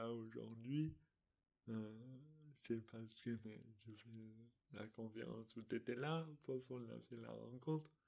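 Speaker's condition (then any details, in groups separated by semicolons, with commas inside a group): Dystonia; articulation difficulties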